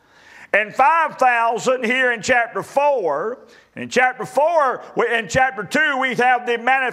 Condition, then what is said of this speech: None; typical speech.